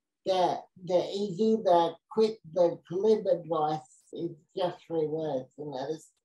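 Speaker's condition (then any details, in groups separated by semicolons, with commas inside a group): Cerebral palsy; diagnosed in childhood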